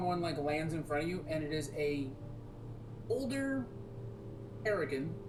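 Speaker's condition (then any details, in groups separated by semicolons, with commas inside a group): No condition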